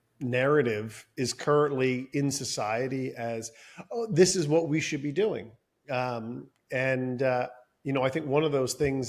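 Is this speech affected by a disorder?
No.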